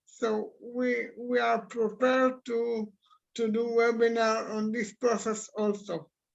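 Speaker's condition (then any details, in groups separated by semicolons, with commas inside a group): Cerebral palsy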